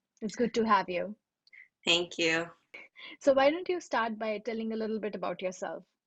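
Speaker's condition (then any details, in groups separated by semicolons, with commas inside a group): No condition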